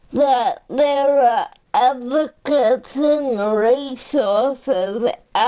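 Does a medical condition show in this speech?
Yes: cerebral palsy; powerchair user.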